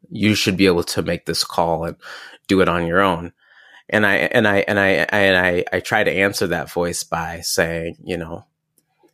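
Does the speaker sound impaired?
Yes: stuttering; hereditary stutter inherited from mother, since childhood, long felt trapped and despairing about speech; stutters on own name, e.g. when giving name at restaurants or coffee shops; here repeated sounds, repeated words.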